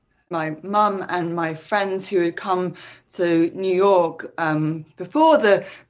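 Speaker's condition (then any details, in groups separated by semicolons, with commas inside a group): Speech impairment, word-finding; congenital AVM, sudden slurred speech then collapse, emergency surgery, half skull removed, cranioplasty with plastic skull; word-finding difficulty, speech feels fine internally, initially no speech, comprehension intact, long unable to form sentences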